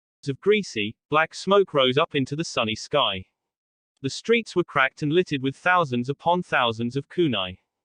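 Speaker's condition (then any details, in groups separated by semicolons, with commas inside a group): No condition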